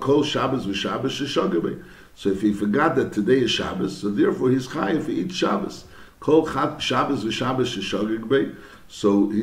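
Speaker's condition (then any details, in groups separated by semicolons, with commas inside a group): No condition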